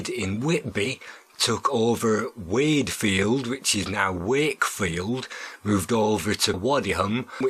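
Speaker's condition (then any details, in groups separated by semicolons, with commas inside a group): No condition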